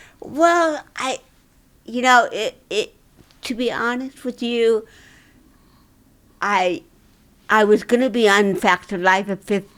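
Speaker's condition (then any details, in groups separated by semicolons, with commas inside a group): Cerebral palsy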